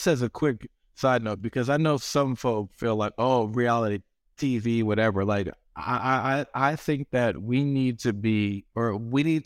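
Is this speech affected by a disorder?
Yes: stuttering; stutter since at least high school, stuttered during high school commencement introduction; speech therapy, daily ten-minute pronunciation practice prompted by ESLA app; talks better when in speech therapy, harder otherwise; here repeated sounds, repeated words.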